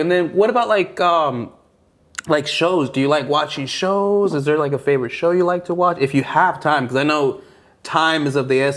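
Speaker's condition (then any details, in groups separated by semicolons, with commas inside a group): No condition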